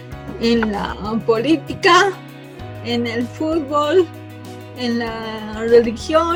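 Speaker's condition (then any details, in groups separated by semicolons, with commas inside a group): Cerebral palsy from birth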